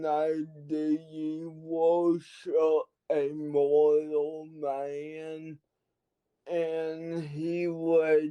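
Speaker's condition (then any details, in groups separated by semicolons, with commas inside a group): Cerebral palsy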